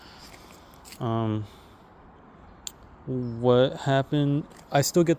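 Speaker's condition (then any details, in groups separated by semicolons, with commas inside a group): No condition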